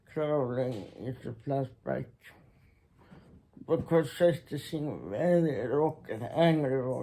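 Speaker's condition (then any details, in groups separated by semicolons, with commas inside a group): Muscular Parkinson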